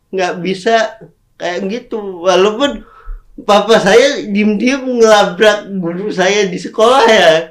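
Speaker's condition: Cerebral palsy; congenital cerebral palsy; speaking is difficult

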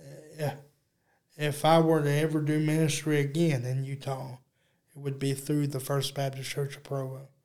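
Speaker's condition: Cerebral palsy; uses electric wheelchair

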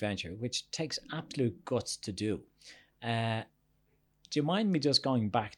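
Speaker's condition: No condition

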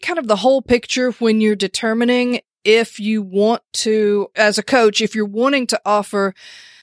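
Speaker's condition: No condition

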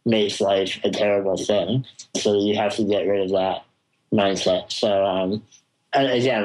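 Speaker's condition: Spinal muscular atrophy; congenital, progressive muscle wasting, never walked, crawled or sat unassisted, wheelchair since about age two; jaw and tongue weakness affects talking, may be difficult to understand, described as mumbly

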